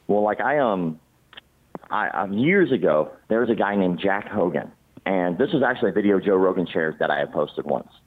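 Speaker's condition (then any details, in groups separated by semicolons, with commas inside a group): Cleft palate; congenital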